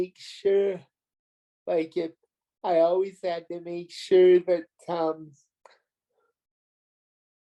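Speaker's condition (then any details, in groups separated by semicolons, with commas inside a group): Cerebral palsy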